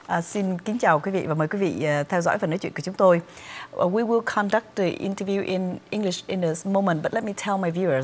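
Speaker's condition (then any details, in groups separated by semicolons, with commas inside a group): No condition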